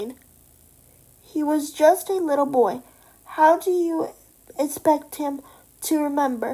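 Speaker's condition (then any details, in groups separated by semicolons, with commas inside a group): Cerebral palsy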